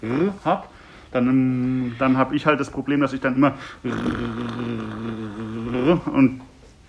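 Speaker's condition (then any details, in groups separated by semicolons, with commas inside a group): Stuttering; developmental, lifelong, possibly inherited, father stuttered, brother fluent, logopedic speech therapy, constant since second grade; severe stuttering, poor simultaneous coordination of breath, tongue, lips and speech; choppy, repetitions, blocks, none when singing, milder talking to pet, throat sometimes hurts; repeated words, prolonged sounds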